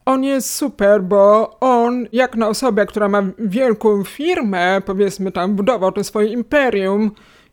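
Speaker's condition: Hearing loss, cochlear implant, acquired; cannot localize sound direction

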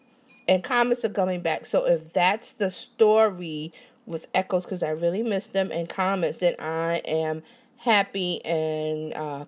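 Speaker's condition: No condition

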